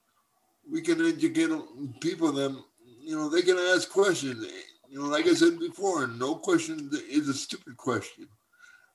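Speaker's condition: Cerebral palsy; uses wheelchair

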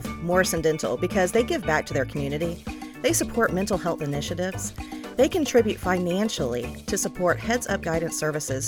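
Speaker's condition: No condition

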